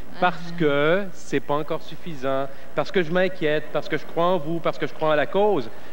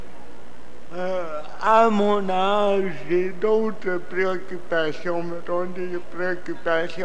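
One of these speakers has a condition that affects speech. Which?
The second: cerebral palsy; can walk, cannot run, skate or ski.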